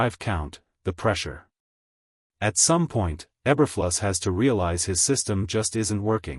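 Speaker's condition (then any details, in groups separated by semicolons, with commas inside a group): No condition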